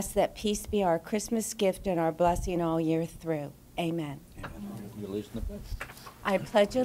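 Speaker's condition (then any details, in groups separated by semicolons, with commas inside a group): No condition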